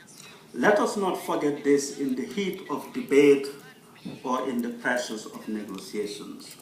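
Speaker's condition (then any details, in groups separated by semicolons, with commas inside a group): No condition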